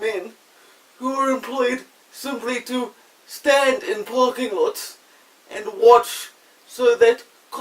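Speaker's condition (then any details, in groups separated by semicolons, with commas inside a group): Quadriplegic cerebral palsy, severe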